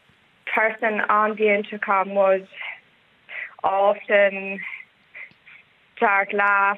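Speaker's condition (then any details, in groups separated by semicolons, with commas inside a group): Stutter; stutter from about age 3, progressively worse with age, childhood speech therapy without benefit; age 37, severity varies by day and situation, eases as conversation goes on; stutters on words such as coke, worse under pressure or when others finish words; prolonged sounds, blocks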